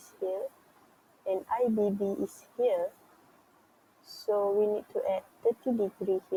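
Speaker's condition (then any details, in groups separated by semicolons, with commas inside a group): No condition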